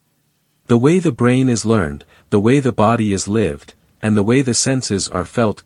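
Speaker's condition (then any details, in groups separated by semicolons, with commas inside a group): No condition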